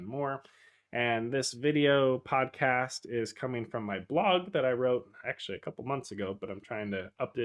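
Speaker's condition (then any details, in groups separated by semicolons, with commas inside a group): No condition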